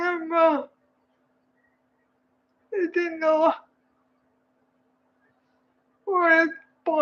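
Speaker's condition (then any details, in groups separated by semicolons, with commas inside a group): Cerebral palsy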